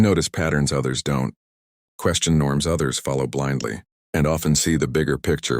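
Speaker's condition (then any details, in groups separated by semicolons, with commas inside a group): No condition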